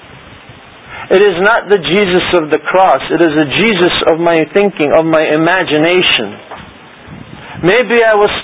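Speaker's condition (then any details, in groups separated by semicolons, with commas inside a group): No condition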